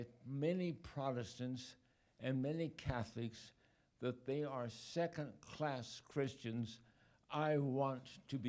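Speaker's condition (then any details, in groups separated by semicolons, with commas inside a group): ALS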